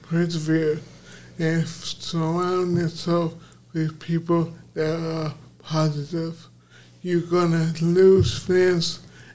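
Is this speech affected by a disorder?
Yes: aphasia; aphasia after four strokes, first the worst, arms and slurred speech, later vision and balance; on warfarin after third stroke linked to previous medication, blood clots, transfusions, neck problems; speech strengthened through recovery, now speaking on podcast.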